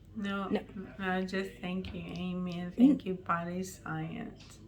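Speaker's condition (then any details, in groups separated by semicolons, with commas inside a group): ALS; diagnosed 6-7 months ago, on medication; was breathless and quiet when talking, now louder, breathing easier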